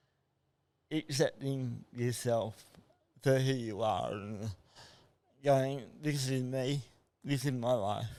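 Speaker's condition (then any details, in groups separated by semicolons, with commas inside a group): Cerebral palsy; from birth, no breathing for 37 minutes after birth; walks and talks, rides trike, improved with therapy, slow typing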